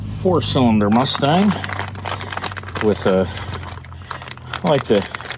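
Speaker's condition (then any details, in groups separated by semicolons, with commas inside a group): No condition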